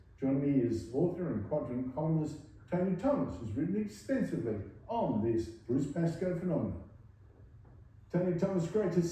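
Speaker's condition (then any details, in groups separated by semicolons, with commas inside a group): No condition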